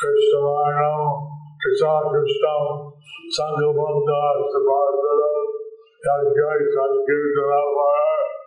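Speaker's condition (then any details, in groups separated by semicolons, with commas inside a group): Stroke with facial paralysis; speech hard for some listeners to understand, another person repeats speech for listeners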